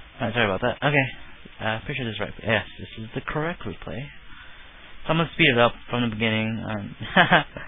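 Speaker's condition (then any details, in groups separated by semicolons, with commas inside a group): No condition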